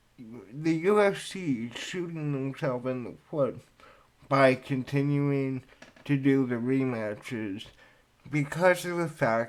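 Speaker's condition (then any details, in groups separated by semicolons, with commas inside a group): Cerebral palsy; speech affected by cerebral palsy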